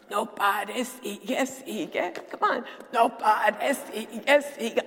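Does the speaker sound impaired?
Yes: dysphonia; not a sore throat.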